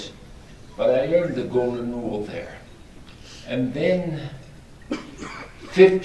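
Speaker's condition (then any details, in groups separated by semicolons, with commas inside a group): ALS; extremely weak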